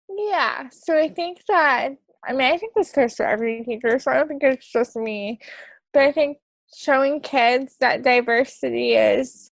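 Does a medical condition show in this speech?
Yes: cerebral palsy; wheelchair use.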